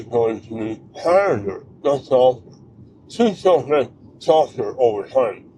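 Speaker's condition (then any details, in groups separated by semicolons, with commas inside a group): Mouth cancer surgery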